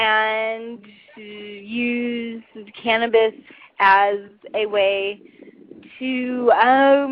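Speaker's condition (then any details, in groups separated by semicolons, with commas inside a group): Cerebral palsy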